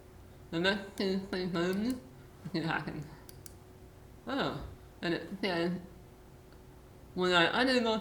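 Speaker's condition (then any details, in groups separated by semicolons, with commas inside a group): Muscular dystrophy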